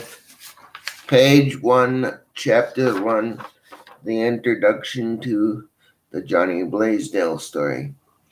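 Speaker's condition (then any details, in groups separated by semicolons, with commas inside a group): Cerebral palsy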